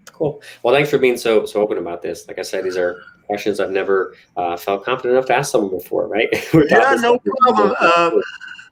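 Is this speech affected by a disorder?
No.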